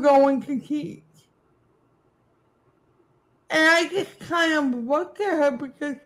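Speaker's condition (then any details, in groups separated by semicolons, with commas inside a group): Cerebral palsy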